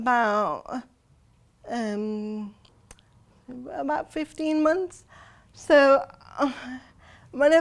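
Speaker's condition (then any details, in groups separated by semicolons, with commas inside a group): Cerebral palsy; since birth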